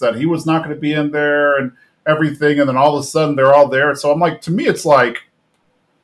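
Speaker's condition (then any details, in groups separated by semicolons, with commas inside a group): No condition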